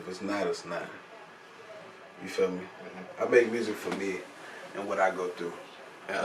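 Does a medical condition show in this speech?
No.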